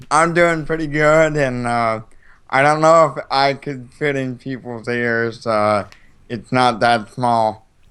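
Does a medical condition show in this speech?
Yes: cerebral palsy.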